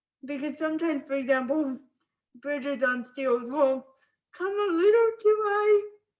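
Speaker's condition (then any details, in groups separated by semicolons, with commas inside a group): Spastic cerebral palsy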